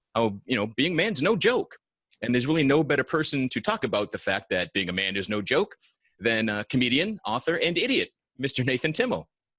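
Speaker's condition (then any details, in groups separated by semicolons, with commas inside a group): No condition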